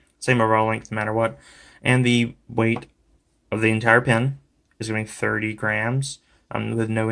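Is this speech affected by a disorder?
No.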